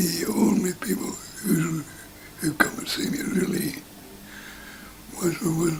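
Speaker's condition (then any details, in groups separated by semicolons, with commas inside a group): Parkinson's disease; five years since onset, treated, rigidity, tremor, near-festinant gait; reduced volume, slow responses, constant dribbling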